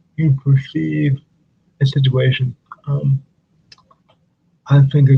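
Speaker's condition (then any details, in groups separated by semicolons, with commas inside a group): Cerebral palsy; speech affected at times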